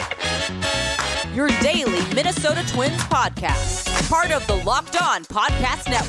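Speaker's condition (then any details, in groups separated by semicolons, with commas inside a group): No condition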